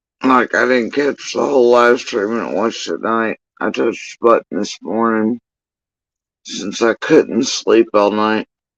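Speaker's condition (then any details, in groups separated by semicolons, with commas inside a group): Facial paralysis after surgery; tongue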